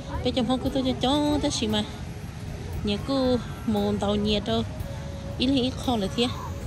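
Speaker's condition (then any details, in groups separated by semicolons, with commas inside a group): No condition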